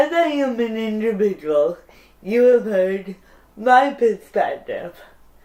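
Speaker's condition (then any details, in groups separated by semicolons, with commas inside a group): Cerebral palsy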